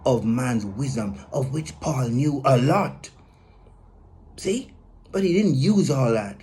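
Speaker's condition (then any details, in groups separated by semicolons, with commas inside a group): No condition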